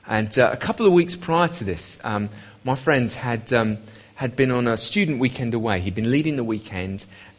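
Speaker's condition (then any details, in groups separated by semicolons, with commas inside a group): No condition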